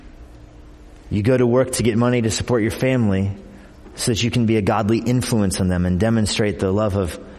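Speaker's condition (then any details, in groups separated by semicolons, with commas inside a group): No condition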